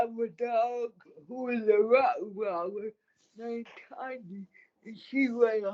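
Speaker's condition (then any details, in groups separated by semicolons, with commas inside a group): Cerebral palsy; cerebral palsy, affects walking and hands; speech affected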